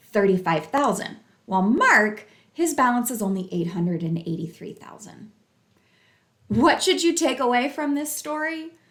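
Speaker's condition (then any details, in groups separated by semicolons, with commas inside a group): No condition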